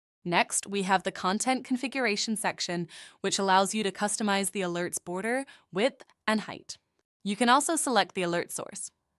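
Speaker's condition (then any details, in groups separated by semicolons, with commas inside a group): No condition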